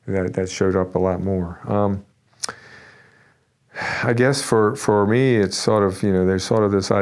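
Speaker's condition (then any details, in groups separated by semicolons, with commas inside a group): No condition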